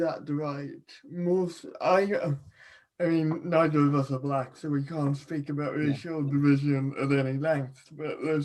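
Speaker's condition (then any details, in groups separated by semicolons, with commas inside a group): Cerebral palsy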